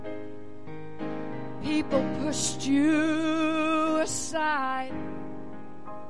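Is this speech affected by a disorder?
No.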